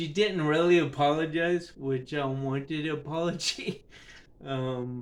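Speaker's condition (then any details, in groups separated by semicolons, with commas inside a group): Cerebral palsy; affects speech and balance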